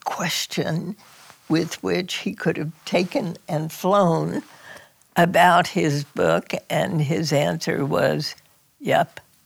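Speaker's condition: Spasmodic dysphonia; strangled-sounding voice

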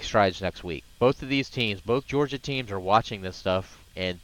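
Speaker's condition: No condition

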